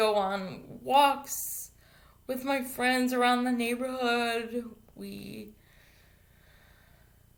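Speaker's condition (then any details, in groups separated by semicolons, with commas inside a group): Cerebral palsy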